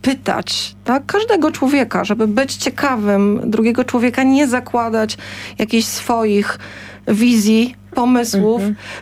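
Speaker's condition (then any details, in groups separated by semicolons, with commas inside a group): No condition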